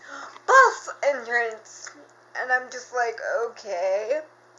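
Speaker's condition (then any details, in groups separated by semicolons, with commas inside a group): Cerebral palsy, dystonic hemiplegia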